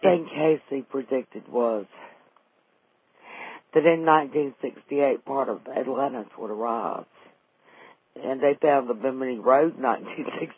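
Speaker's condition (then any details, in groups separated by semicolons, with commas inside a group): Vocal cord paralysis after stroke, unilateral vocal fold paralysis; familial stroke at age 35, one vocal cord paralyzed, wheelchair user, left hand slightly impaired; can no longer sing since vocal cord paralysis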